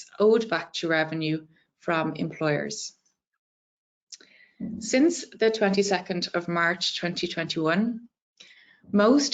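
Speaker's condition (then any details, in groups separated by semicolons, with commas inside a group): No condition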